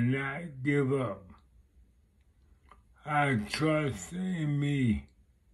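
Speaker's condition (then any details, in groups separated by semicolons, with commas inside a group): Multiple sclerosis; affects left side and voice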